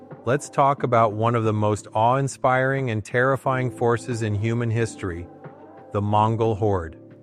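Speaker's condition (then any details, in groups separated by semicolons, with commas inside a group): No condition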